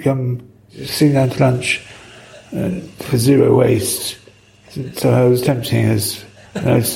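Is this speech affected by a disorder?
Yes: Parkinson's; Parkinson's diagnosed early 2000s, about 5 years after restaurant opened, pioneering surgery, two brain wires, implanted battery; surgery reported to have sorted symptoms out perfectly, mobile, less time in kitchen; Parkinson's affects speech, rare audio interview.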